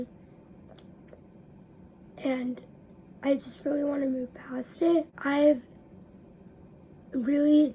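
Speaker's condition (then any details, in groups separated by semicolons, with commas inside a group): Cerebral palsy; spastic diplegia, caused by brain injury; weekly physical therapy; speech delay and issues, raspy voice, big breaths between sentences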